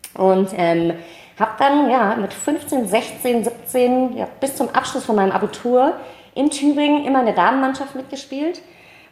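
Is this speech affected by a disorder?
Yes: cleft palate, mild; small speech impediment, audible to listeners.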